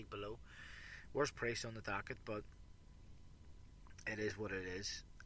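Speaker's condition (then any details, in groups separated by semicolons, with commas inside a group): No condition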